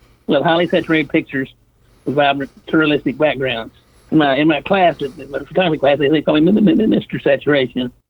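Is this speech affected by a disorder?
Yes: Parkinson's disease; Parkinson's disease diagnosed 1999, retired 2004 due to disease; about 20 years since diagnosis, on levodopa; says people with Parkinson's, including himself, are slow, sometimes talk funny, sometimes slobber.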